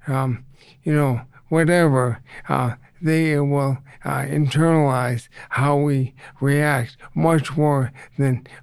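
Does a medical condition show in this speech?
Yes: ALS; reduced ability to get around.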